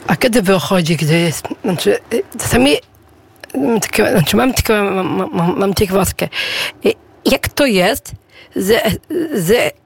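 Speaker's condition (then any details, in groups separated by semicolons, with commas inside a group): Down syndrome; experience with rehabilitation camps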